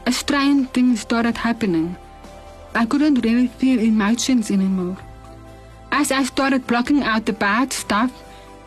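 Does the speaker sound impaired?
Yes: hearing loss with cochlear implants, severe; 97% hearing loss, struggled to understand in hearing school growing up; cochlear implants for 6 years, hearing brought up to 80%; learned early to speak like hearing person, mother bonita drew out language, not natural.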